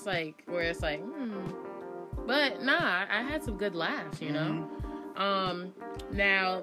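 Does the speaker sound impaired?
No.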